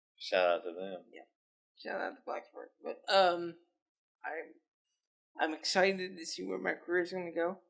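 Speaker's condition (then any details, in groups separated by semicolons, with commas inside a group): Cerebral palsy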